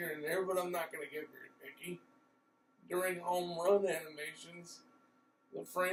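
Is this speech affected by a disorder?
Yes: cerebral palsy.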